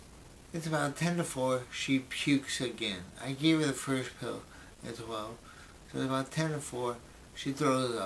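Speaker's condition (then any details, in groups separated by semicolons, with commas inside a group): Brain injury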